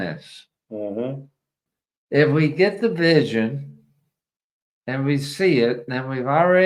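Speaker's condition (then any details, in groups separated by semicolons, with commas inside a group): ALS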